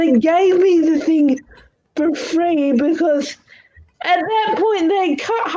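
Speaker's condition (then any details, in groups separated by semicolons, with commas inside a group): Cerebral palsy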